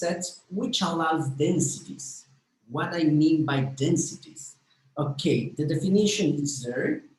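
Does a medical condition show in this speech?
No.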